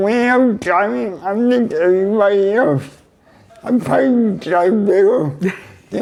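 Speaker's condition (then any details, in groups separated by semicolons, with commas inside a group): Cerebral palsy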